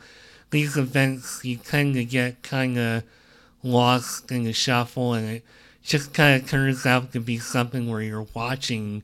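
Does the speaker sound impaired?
Yes: cleft lip and palate; present since birth.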